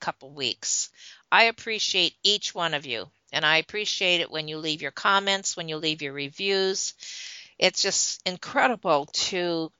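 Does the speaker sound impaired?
No.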